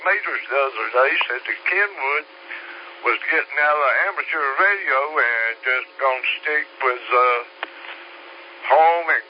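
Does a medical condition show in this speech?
Yes: slurred speech; stroke 3 years ago.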